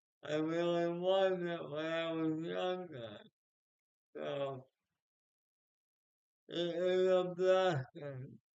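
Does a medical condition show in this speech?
Yes: speech impairment after birth surgery.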